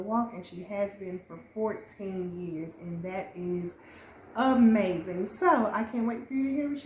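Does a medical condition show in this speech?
No.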